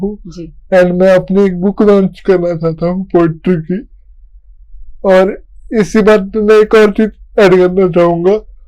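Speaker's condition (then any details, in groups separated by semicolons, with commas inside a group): Cerebral palsy; since childhood; voice not clear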